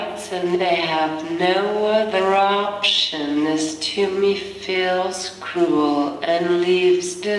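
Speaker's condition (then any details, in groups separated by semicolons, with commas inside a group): Cerebral palsy; diagnosed at age one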